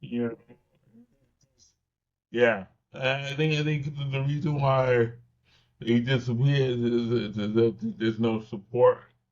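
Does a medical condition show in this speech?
Yes: cerebral palsy.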